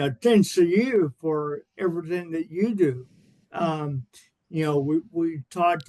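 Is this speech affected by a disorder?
Yes: cerebral palsy.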